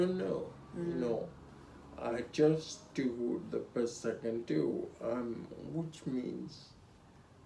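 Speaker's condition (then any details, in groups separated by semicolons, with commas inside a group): Spinocerebellar ataxia (sca7)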